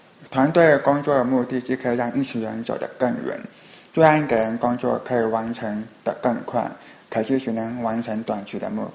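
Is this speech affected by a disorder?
Yes: hearing impairment; trouble following fast speech in Skype video meetings, falls behind others' pace; Skype video calls hard, others speak too fast, gets interrupted.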